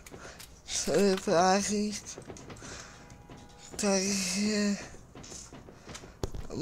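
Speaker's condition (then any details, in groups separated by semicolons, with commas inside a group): Cerebral palsy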